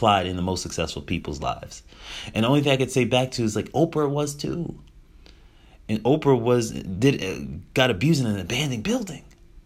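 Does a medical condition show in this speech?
No.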